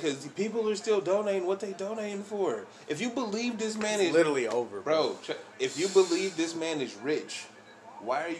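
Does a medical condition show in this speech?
No.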